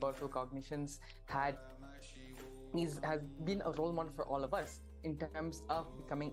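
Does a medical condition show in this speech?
No.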